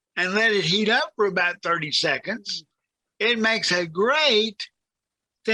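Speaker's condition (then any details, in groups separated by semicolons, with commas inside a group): Cerebral palsy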